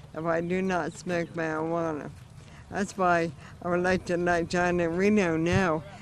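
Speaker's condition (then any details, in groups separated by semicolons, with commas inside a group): ALS; lost use of arms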